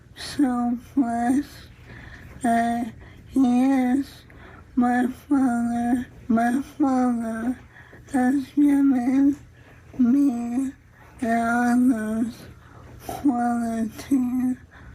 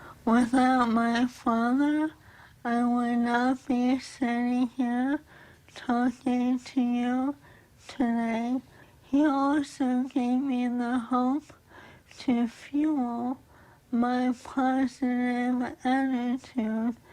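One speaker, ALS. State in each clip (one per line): About 15 years after diagnosis
About 8 years after diagnosis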